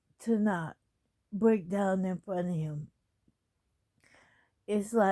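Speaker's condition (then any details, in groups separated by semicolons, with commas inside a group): ALS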